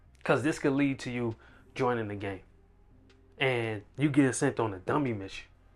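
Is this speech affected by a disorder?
No.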